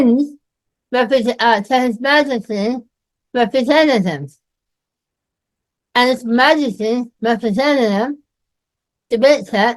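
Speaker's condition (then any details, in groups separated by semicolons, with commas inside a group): Myasthenia gravis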